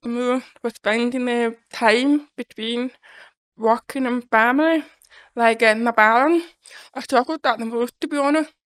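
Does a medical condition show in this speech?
Yes: deafness; congenital deafness, born deaf.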